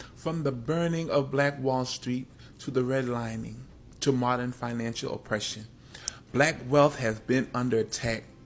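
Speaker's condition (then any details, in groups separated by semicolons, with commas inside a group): No condition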